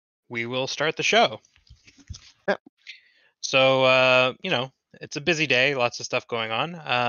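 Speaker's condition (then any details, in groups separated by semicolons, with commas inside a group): No condition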